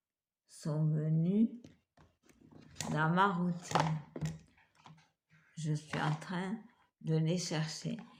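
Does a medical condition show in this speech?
Yes: multiple sclerosis.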